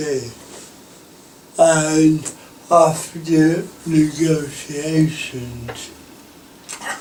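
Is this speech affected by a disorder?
Yes: cerebral palsy.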